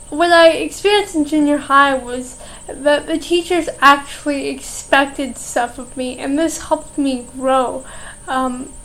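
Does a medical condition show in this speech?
Yes: cerebral palsy.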